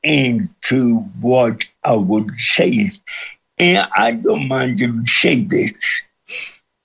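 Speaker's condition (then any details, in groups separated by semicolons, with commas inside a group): Cerebral palsy with speech impediment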